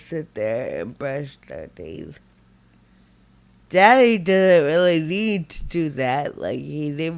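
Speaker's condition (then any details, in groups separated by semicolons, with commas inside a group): Friedreich ataxia, severe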